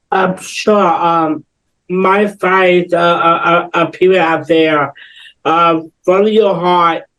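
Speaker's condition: Down syndrome; hesitant

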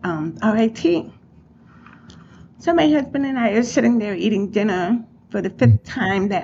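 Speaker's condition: Profound deafness, acquired, profound

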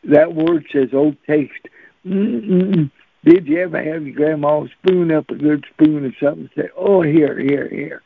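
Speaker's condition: Cerebral palsy; since birth

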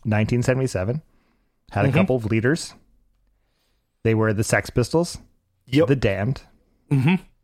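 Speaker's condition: No condition

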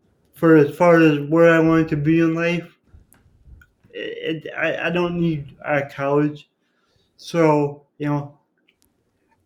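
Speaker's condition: Cerebral palsy; lives alone

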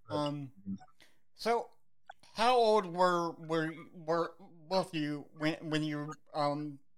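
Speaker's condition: Cerebral palsy; cerebral palsy since birth

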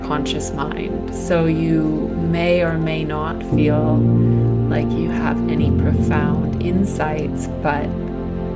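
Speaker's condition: No condition

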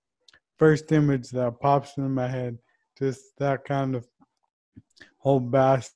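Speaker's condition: ALS; voice banking in progress with Taylor, podcast recorded for future computerized voice

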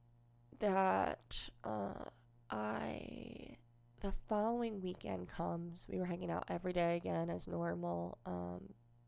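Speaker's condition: Cleft lip and palate, unilateral

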